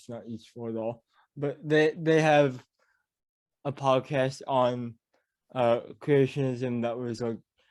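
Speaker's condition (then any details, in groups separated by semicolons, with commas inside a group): Cerebral palsy; mild speech impediment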